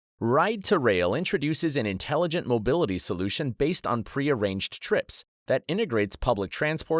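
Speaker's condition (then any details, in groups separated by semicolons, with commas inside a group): No condition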